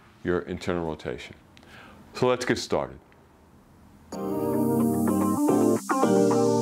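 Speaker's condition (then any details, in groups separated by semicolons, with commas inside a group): No condition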